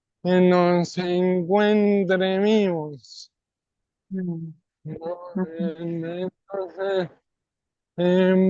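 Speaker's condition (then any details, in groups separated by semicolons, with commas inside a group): ALS; non-bulbar form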